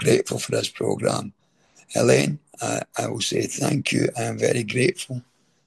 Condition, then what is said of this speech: Throat cancer. That's why I talk like this.